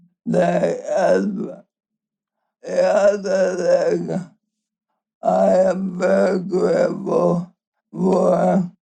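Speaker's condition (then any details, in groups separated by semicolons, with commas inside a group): ALS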